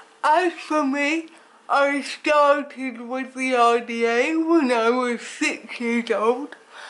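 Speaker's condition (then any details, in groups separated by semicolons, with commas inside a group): Cerebral palsy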